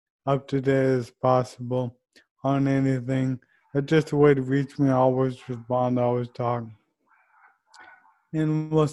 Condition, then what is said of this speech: ALS (motor neuron disease). So there's some slurring, some like dictation differences and whatnot.